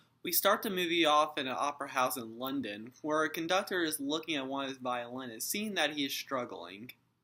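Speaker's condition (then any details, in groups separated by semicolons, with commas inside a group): No condition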